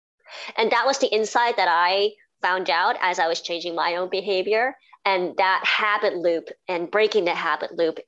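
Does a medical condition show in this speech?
Yes: cleft palate and cleft lip; formerly very difficult to speak properly, teachers could not hear speech in class, now clear.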